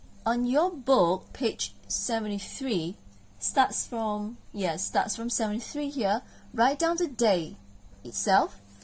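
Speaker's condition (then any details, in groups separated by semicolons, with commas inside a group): No condition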